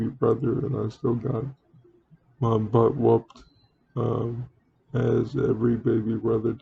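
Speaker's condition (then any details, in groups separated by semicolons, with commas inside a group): Cerebral palsy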